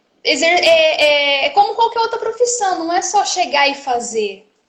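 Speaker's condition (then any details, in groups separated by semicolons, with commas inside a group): No condition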